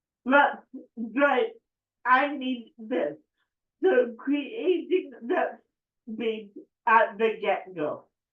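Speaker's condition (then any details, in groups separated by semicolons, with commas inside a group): Cerebral palsy; affects speech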